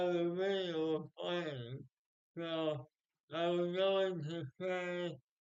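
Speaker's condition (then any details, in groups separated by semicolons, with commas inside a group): Speech impairment after birth surgery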